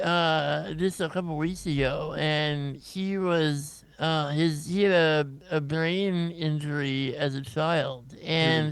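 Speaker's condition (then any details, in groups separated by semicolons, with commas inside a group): Congenital muscular dystrophy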